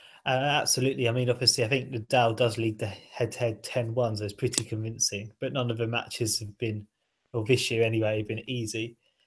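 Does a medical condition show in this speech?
No.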